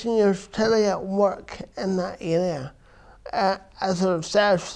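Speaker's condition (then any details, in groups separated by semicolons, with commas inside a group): Cerebral palsy; from birth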